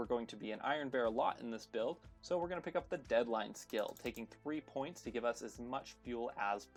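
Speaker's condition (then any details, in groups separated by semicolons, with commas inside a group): No condition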